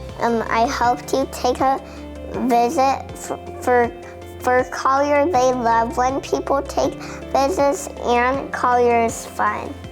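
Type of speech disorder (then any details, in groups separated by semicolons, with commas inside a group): Childhood apraxia of speech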